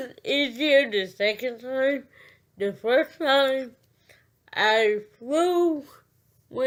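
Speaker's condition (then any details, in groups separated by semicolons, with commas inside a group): Cerebral palsy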